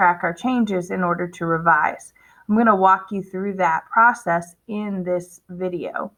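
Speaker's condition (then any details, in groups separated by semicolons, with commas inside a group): No condition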